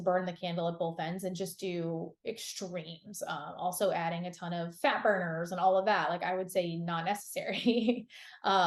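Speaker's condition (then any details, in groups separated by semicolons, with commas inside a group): No condition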